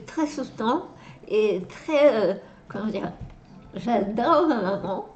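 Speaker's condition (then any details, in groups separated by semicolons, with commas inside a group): Dystonia and multiple sclerosis; hereditary dystonia, involuntary contractions, abnormal postures, plus multiple sclerosis; dystonia since age 5 or 6, multiple sclerosis since about 20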